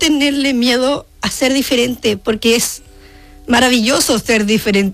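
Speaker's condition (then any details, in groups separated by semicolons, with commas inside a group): Down syndrome; described by host as speaking very well and clearly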